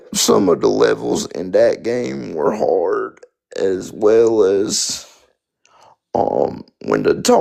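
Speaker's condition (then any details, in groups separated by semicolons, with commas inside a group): Spastic quadriplegic cerebral palsy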